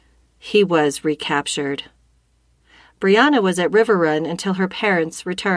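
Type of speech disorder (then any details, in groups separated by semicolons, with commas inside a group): None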